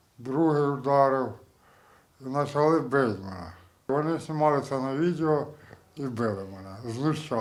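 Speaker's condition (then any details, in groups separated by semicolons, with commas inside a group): Traumatic brain injury; assault, jaw and facial fractures, ear damaged; two days post-assault, awaiting surgery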